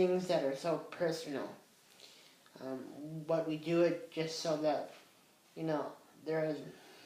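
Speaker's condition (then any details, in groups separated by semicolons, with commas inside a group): Cerebral palsy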